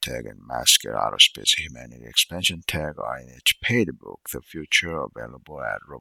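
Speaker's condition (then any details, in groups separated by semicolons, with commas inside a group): No condition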